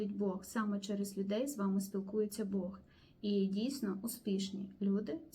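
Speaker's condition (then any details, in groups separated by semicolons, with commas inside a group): No condition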